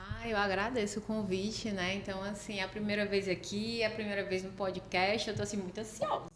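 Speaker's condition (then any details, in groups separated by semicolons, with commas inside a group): No condition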